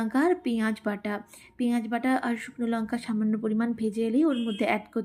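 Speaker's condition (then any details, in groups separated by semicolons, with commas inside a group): No condition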